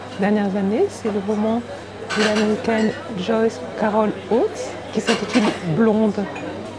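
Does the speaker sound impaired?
No.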